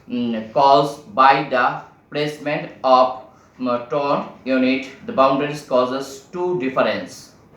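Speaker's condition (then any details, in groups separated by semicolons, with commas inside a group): No condition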